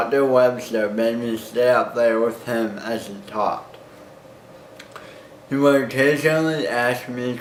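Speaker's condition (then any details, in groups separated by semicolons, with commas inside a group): Cerebral palsy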